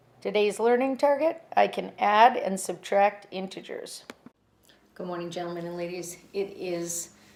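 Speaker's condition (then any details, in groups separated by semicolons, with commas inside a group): No condition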